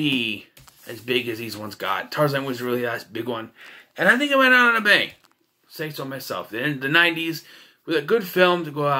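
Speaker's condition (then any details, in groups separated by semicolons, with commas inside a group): No condition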